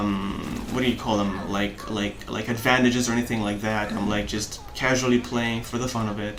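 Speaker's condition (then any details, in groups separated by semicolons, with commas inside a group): No condition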